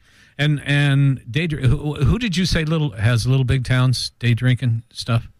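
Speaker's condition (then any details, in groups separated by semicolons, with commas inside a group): No condition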